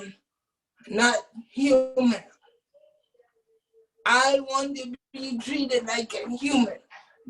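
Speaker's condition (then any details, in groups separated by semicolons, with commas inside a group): Cerebral palsy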